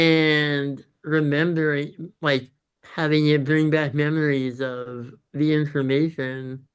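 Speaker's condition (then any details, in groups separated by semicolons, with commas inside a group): Congenital muscular dystrophy; chronic physical disability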